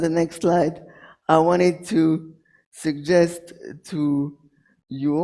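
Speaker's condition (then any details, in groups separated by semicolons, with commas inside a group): Cerebral palsy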